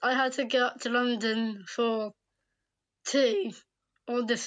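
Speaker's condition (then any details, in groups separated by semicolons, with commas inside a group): Down syndrome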